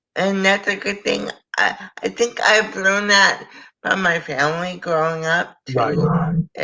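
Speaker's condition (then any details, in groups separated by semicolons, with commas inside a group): Cerebral palsy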